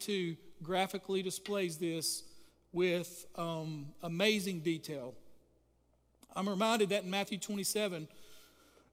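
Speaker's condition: No condition

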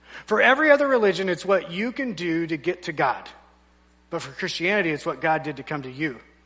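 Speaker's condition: No condition

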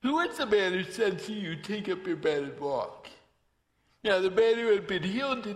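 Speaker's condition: Torsion dystonia; hand tremor found at age 5

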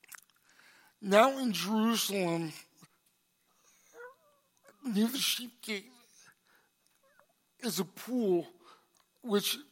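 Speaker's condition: Cerebral palsy; congenital

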